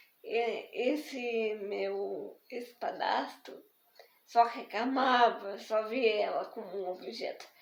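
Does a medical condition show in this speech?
Yes: spastic diplegic cerebral palsy.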